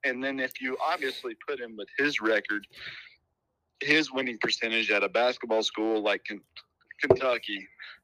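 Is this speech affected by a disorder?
No.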